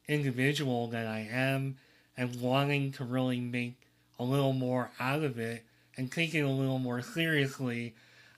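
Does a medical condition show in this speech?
Yes: cleft lip and palate; congenital cleft lip and palate, part of a rare syndrome with other issues.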